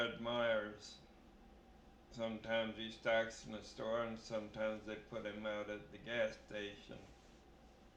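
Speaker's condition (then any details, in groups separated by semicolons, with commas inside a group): Brain injury; beating, permanent dizziness, irreversible deterioration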